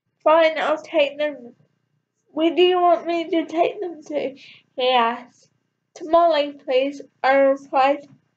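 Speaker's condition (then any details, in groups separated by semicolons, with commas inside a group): Cerebral palsy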